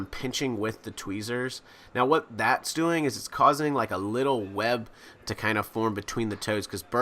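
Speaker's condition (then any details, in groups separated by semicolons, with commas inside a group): No condition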